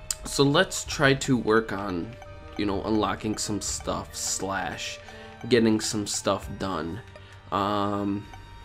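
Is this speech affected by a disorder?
No.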